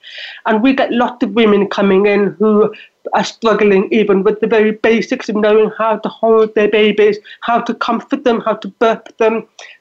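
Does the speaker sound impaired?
Yes: deafness; deafness audible in voice.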